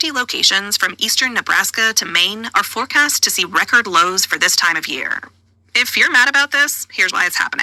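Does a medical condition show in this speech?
No.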